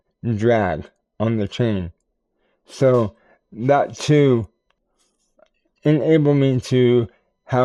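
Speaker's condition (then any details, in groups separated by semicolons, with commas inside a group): Cerebral palsy; tends to mess up words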